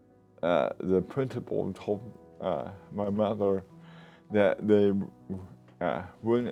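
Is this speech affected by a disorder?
Yes: cerebral palsy.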